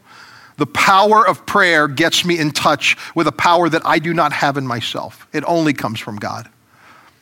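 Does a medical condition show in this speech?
No.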